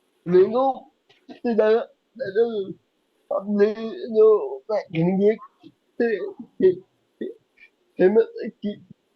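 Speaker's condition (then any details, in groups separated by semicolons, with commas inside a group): Cerebral palsy; could not speak as a child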